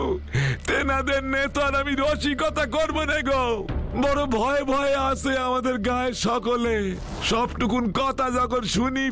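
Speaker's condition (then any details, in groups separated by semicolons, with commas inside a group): No condition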